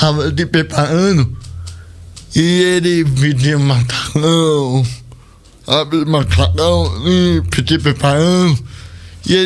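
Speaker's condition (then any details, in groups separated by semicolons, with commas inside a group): Cerebral palsy; speech not normal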